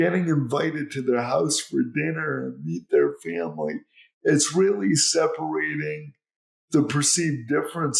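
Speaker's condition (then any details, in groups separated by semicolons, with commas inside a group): Cerebral palsy; speech unclear since childhood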